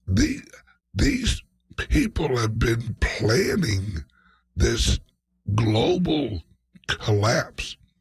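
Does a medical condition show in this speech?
Yes: speech impediment, mild; slight speech impediment.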